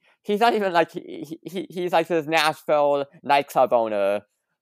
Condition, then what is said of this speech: Stuttering. I also deal I'm still dealing with a bit of a stutter at this point in life, and I'm trying to overcome that.